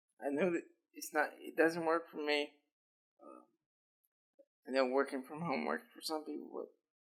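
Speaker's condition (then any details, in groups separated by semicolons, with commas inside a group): Cerebral palsy; lifelong physical disability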